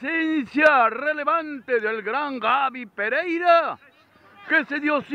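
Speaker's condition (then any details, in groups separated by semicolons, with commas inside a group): No condition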